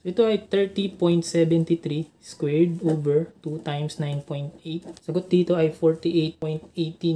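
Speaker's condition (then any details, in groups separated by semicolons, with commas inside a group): No condition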